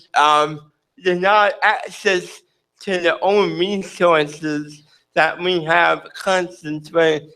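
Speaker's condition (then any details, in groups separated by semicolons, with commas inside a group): Cerebral palsy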